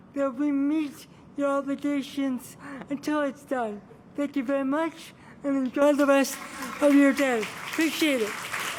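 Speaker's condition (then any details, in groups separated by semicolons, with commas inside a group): Cerebral palsy; from birth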